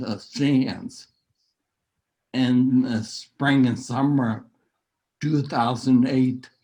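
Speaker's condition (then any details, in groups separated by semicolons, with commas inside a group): Neurological disease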